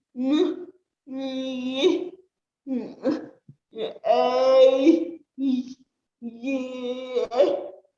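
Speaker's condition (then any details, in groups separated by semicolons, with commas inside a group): Cerebral palsy; since birth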